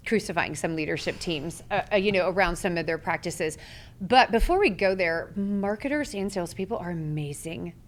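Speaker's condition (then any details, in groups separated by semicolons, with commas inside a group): No condition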